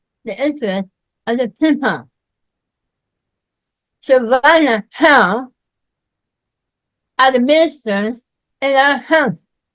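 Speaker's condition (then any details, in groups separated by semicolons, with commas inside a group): Myasthenia gravis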